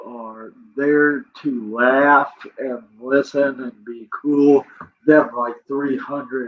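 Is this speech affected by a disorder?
Yes: cerebral palsy; present from birth.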